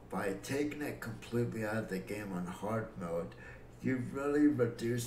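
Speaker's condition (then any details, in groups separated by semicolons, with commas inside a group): Cerebral palsy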